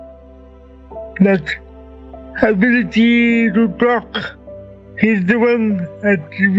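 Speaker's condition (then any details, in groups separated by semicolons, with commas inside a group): Cerebral palsy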